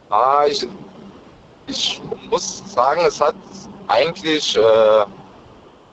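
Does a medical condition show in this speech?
Yes: stuttering, mild; present in school years; stuttering currently not so severe; varies in phases, worse face to face and with someone liked, phone no problem, relaxation irrelevant; here repeated words, prolonged sounds.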